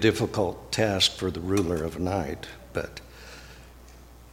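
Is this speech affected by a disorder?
No.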